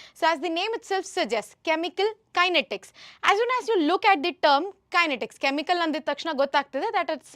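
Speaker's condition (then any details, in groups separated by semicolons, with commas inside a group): No condition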